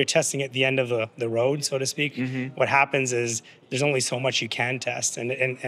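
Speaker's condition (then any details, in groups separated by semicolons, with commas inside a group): No condition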